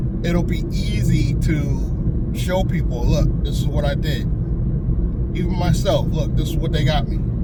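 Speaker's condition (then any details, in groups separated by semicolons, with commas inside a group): No condition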